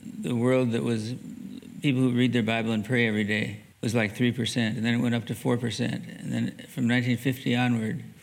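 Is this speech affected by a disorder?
Yes: Parkinson's disease; mild left hand tremor.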